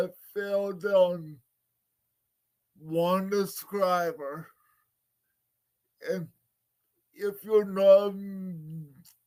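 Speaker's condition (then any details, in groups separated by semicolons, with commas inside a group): Cerebral palsy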